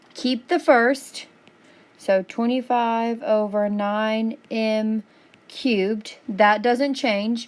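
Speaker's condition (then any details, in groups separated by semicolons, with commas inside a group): No condition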